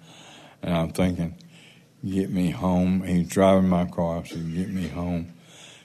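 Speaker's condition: Parkinson's

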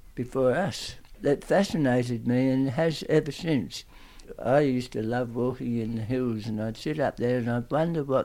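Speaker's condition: Tongue cancer, aggressive; lasting speech and swallowing problems

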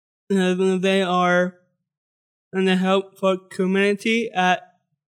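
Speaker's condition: Down syndrome

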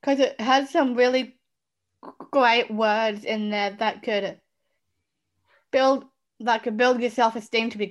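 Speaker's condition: Down syndrome; parents told would never speak

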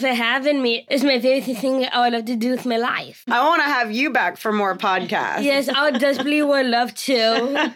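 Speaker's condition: Down syndrome; trisomy 21, three copies of chromosome 21, present from birth, pediatrician suspected after birth, not found prenatally; adult, early intervention via Virginia Down Syndrome Association, milestones met on time

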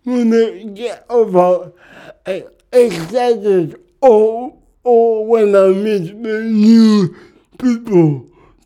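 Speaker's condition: Cerebral palsy; speech can be hard sometimes

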